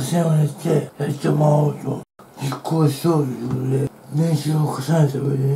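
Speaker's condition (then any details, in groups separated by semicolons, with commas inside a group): Tongue cancer, partial glossectomy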